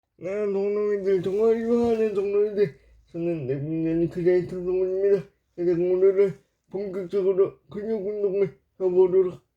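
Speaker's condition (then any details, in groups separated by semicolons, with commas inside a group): Brain lesion disability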